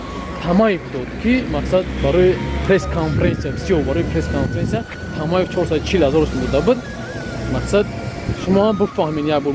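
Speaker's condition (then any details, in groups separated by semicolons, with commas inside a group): No condition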